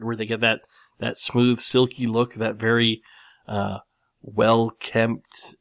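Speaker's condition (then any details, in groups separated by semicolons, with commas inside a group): Cleft lip and palate; nose still slightly crooked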